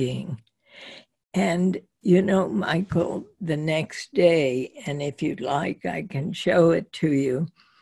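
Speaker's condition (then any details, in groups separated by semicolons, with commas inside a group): Spasmodic dysphonia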